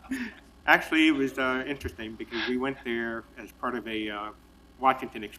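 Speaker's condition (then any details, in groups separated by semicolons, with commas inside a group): Deafblind; legally blind and legally deaf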